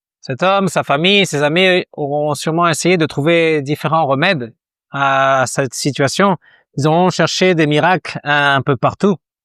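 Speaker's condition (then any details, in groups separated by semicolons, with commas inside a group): No condition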